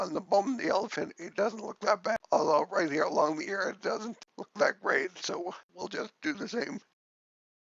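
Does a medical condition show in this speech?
Yes: cerebellar ataxia from brain tumour.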